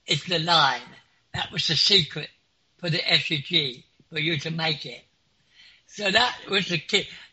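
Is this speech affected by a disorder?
Yes: clinically deaf; could not follow unfamiliar Suffolk slang.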